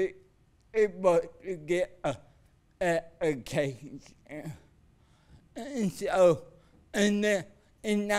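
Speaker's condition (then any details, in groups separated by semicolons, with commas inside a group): Cerebral palsy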